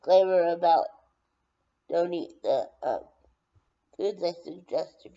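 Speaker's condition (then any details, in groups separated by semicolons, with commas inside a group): Brain injury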